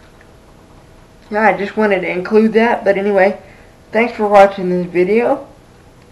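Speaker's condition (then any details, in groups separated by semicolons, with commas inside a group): Cerebral palsy, mild; speech sometimes affected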